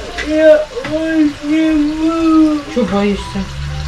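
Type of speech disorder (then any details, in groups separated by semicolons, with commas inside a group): Pseudobulbar dysarthria; cerebral palsy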